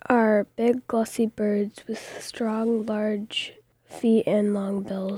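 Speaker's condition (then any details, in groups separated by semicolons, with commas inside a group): No condition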